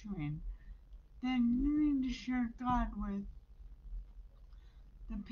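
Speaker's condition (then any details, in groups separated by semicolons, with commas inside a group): Brain injury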